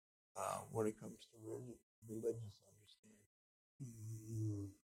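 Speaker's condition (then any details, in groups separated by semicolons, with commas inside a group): Speech impediment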